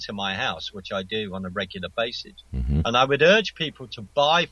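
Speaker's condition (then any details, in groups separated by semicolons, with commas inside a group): No condition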